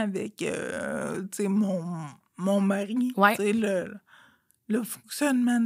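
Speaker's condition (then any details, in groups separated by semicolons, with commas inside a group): Friedreich's ataxia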